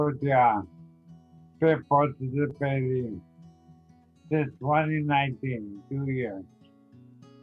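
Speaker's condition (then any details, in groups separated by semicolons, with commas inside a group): ALS; onset in left leg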